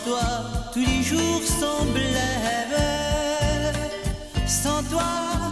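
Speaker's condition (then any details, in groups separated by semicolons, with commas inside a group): No condition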